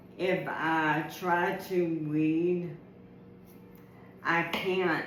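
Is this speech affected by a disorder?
Yes: ALS.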